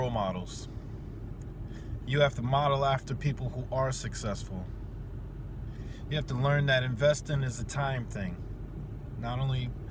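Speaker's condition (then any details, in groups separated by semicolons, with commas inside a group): No condition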